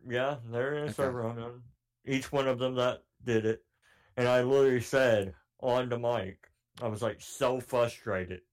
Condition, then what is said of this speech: Cleft palate. No, they hear my voice and they're like, hear me mispronounce things a lot.